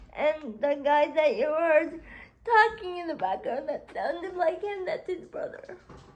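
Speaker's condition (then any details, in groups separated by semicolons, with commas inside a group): Cerebral palsy; spastic quadriplegia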